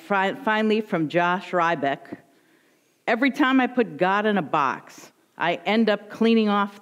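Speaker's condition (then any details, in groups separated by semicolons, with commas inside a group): No condition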